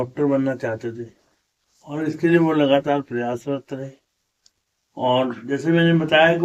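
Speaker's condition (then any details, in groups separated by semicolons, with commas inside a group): Cerebral palsy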